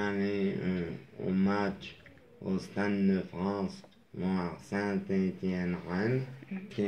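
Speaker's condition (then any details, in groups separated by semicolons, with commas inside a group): Traumatic brain injury; moped accident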